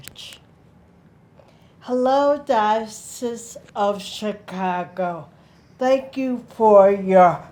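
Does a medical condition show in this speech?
Yes: speech impairment in rehabilitation; greatly improved, not yet fully recovered.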